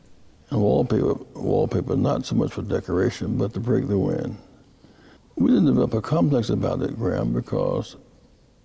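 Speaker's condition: Parkinson's disease; speech therapy

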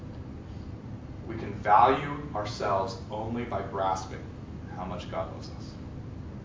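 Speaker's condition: No condition

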